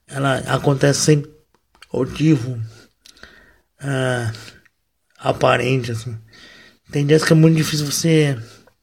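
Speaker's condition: Cerebral palsy, mild; wheelchair user

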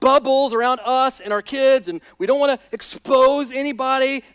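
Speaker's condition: No condition

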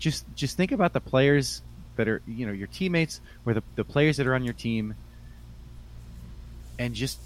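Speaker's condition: No condition

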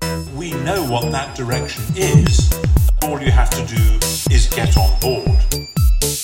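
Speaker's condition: No condition

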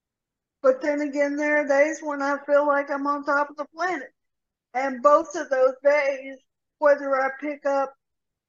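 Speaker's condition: Cerebral palsy; severe rotator cuff tear

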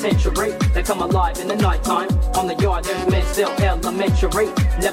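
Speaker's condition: No condition

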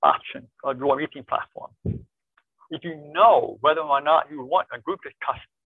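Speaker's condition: Deafness, born deaf, cochlear implant

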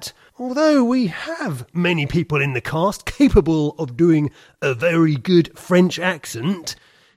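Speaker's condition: No condition

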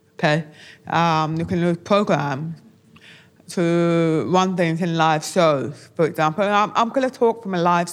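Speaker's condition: Deafness, born deaf

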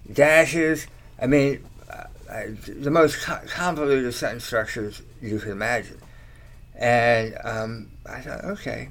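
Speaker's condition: Tongue cancer surgery; slight slur, talks okay

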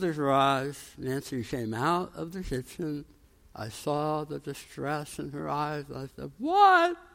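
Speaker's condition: Tongue cancer, jaw reconstruction

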